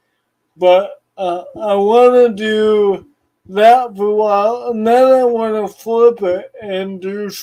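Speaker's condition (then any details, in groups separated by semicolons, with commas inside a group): Cerebral palsy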